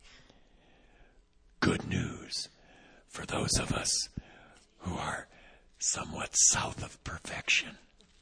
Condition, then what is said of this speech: Vocal cord paralysis. Well, as you can tell, I still don't have my voice back.